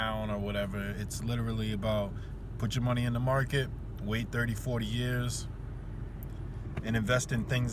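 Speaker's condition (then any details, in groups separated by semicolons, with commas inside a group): No condition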